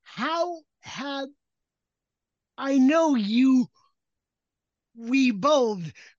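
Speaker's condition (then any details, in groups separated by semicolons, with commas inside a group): Cerebral palsy; recognizable cp accent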